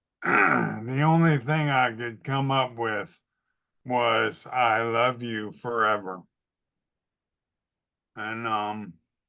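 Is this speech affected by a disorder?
Yes: ALS.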